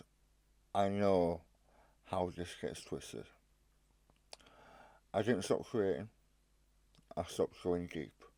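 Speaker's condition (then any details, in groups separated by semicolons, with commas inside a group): Stage 4 tongue cancer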